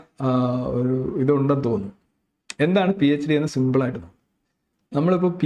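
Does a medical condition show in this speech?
No.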